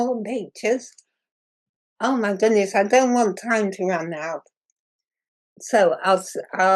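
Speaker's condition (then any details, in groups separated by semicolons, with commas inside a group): Muscular dystrophy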